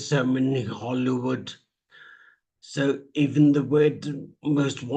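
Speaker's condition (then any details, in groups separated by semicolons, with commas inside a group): Traumatic brain injury; speech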